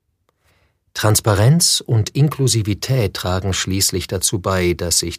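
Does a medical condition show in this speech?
No.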